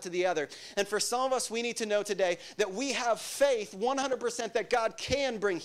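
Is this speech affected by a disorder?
No.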